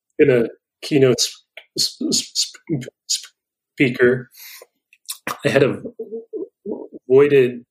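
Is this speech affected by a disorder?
Yes: stuttering; lifelong, persisting into adulthood, long kept unspoken, now openly accepted; still stutters; here repeated sounds, prolonged sounds.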